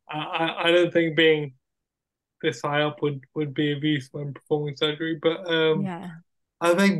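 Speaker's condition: Cerebral palsy; wheelchair user

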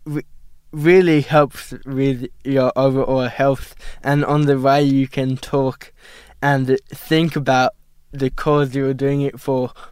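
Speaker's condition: Cerebral palsy; diagnosed at 12 months, Westmead hospital, prognosis may never walk or talk, play-based therapy; age 17, ongoing therapies via Cerebral Palsy Alliance, placing ski poles difficult

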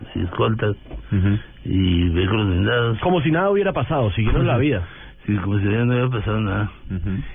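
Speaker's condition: Parkinson's disease; past stooped posture, marked loss of physical strength; voice sometimes trembles, sometimes understood, sometimes not understood at all

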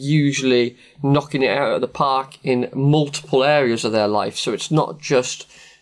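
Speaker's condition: No condition

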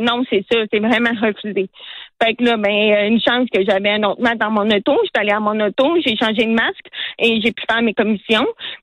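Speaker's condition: Hearing loss; uses cotton mask with soft transparent plexiglas window so lips can be seen

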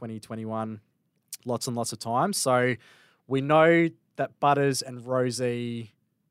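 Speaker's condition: No condition

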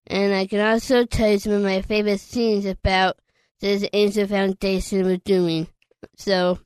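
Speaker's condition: Down syndrome; age 24

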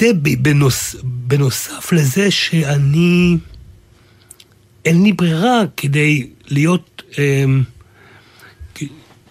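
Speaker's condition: Aphasia; completed rehabilitation at Beit Loewenstein, considered outstanding graduate; writing and speaking both a struggle

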